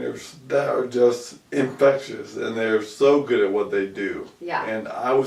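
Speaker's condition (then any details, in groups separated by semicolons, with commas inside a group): ALS; about 2 years since onset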